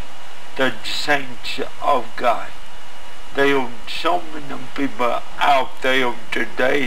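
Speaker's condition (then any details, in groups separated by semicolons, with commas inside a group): Cerebral palsy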